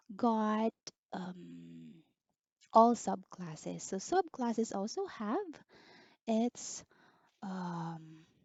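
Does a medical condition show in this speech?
No.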